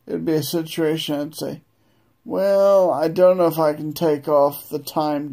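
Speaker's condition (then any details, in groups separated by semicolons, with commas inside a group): Multiple sclerosis; no control over legs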